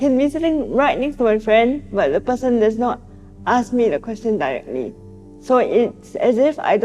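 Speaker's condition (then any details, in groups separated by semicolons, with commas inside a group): Cerebral palsy; swallowing very hard in past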